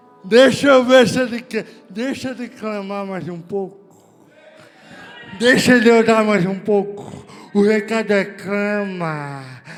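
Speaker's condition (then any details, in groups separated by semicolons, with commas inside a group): Cerebral palsy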